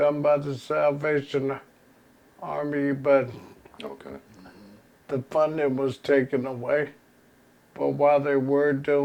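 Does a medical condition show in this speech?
Yes: ALS; progressive terminal illness.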